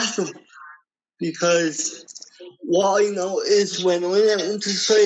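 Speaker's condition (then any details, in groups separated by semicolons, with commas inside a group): Cerebral palsy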